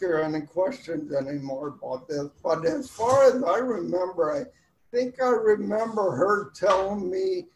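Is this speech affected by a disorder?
Yes: ataxic cerebral palsy; from birth, maternal rubella (German measles), back part of brain affected, wide-based gait, childhood short leg braces, weighted shoes; speech affected, about five years childhood speech therapy at crippled children's school, hopes speech sounds better now.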